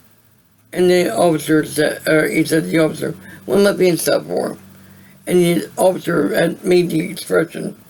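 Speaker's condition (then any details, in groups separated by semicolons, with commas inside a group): Cerebral palsy; voice sound affected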